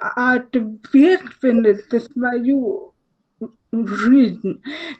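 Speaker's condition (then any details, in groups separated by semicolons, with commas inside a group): Cerebral palsy, spastic diplegia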